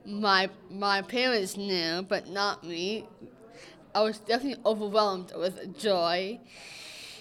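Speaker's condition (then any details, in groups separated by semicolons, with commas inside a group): Down syndrome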